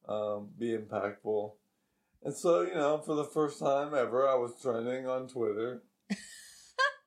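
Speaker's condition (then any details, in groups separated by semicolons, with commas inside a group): ALS; progressive weakness, reduced athletic performance before diagnosis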